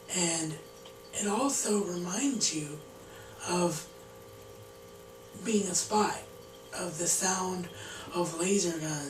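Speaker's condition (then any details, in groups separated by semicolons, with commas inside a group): Cerebral palsy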